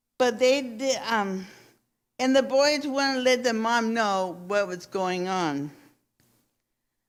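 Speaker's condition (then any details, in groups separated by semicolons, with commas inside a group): Cerebral palsy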